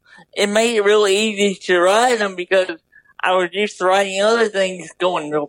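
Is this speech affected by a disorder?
Yes: double hemiplegia cerebral palsy; right side weaker than left.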